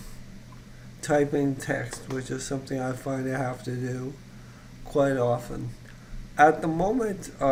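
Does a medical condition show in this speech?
Yes: ALS; voice still fairly strong, voice banked.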